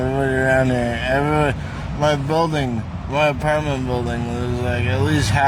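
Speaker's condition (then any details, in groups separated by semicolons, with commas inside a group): Traumatic brain injury; whole brain swollen first year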